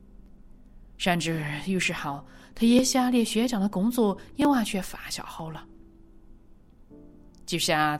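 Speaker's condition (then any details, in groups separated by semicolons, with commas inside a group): No condition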